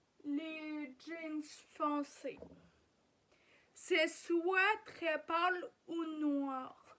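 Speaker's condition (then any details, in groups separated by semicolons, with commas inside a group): Ataxia; degenerative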